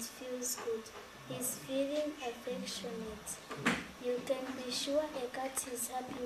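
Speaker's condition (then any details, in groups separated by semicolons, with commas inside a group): No condition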